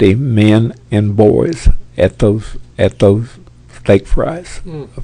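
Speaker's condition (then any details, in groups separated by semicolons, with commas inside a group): Parkinson's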